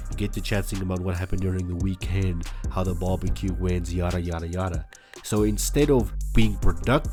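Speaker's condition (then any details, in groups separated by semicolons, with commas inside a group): No condition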